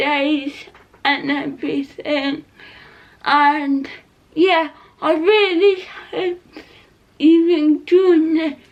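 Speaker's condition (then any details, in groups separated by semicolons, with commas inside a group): Cerebral palsy; not quadriplegic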